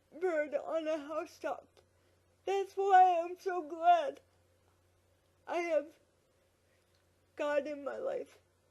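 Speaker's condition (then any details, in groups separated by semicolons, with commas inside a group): Quadriplegic cerebral palsy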